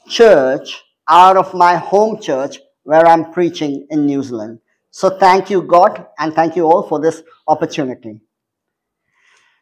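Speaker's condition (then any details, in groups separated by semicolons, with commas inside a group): Cleft palate; congenital cleft palate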